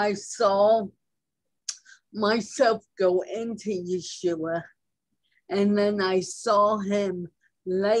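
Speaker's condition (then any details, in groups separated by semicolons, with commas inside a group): Cerebral palsy; present from birth, traumatic birth with resuscitation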